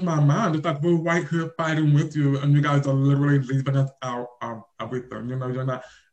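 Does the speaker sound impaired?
Yes: deaf or hard of hearing; family not fluent in signing.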